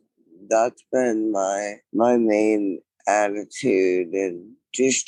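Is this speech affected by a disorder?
Yes: traumatic brain injury.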